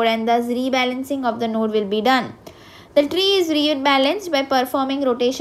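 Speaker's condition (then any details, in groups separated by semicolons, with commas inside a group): No condition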